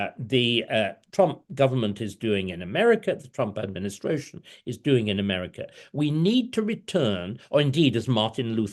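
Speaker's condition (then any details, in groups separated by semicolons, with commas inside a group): No condition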